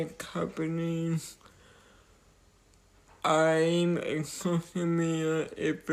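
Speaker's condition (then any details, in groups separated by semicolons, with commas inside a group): Cerebral palsy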